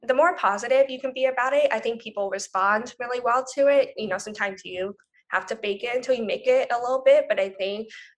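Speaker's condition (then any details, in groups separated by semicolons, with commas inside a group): Profound deafness, cochlear implant, congenital profound; born profoundly deaf, cochlear implant user, sister same condition, mainstream schooling; uses cochlear implant, no hearing without it, implant not waterproof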